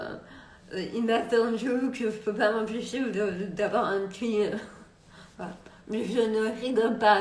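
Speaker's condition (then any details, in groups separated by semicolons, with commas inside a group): Multiple sclerosis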